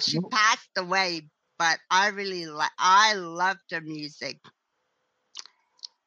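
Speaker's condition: Cerebral palsy; lost singing ability

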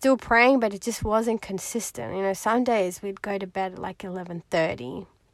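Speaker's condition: No condition

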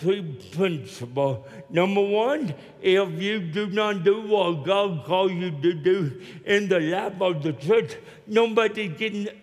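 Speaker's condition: Cerebral palsy; speech impediment

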